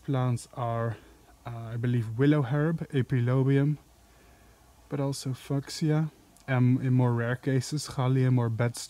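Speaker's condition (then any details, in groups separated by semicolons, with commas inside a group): No condition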